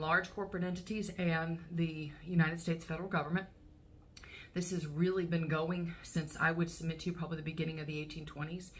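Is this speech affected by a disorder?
No.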